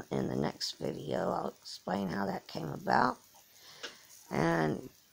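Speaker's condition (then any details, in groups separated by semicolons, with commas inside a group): Cerebral palsy; from birth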